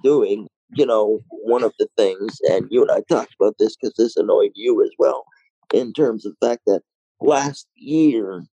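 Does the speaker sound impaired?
Yes: cerebral palsy, mild.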